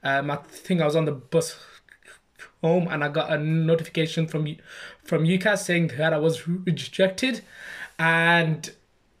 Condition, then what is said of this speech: Stuttering. One of the things that I really struggle with to begin with is just saying my name.